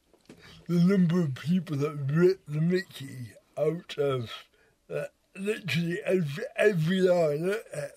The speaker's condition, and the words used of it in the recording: Cerebral palsy. I think it's really hard for me to say.